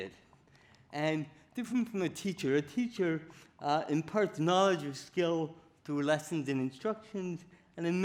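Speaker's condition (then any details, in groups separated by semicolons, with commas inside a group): Cerebral palsy; diagnosed at age four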